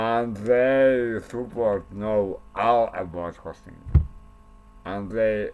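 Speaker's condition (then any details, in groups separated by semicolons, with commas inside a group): Cerebral palsy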